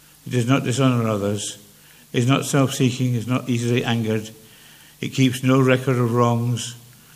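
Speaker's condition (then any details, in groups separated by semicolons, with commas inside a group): Parkinson's; less clear than before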